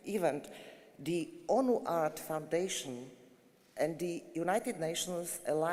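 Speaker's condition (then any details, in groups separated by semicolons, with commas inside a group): No condition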